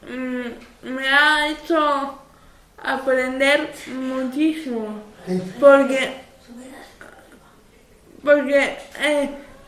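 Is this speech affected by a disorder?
Yes: cerebral palsy; wheelchair user, attends Atenpace day centre.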